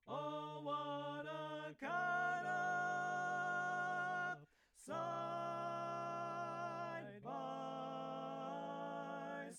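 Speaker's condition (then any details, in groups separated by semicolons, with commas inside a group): No condition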